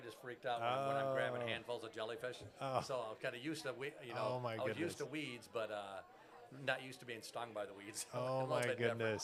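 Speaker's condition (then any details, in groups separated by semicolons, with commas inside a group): No condition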